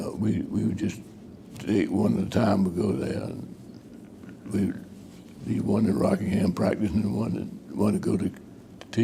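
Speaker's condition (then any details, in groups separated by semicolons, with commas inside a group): Parkinson's disease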